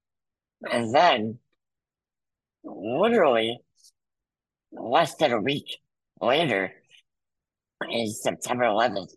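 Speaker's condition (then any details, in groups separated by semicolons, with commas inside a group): Muscular dystrophy; congenital, wheelchair user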